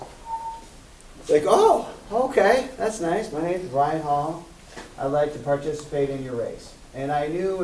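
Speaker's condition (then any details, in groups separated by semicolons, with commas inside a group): No condition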